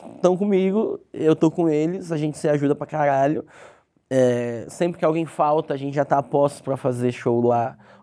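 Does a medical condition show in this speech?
Yes: cleft lip; congenital cleft lip.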